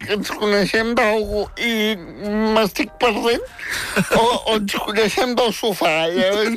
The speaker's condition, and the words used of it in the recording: Cerebral palsy. Fes algú perquè la gent t'entengui, no? Però que no ho sabies que costaria tant.